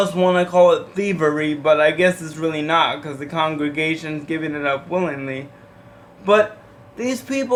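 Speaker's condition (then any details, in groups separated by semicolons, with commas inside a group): Cerebral palsy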